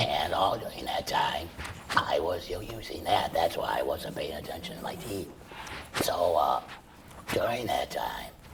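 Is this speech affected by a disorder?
Yes: laryngectomy for laryngeal cancer; total laryngectomy, neck stoma, prior tumor surgeries, chemoradiation; radiation fibrosis, neck muscle cramps, little throat feeling; natural voice lost, swallowing difficulty, throat narrowing.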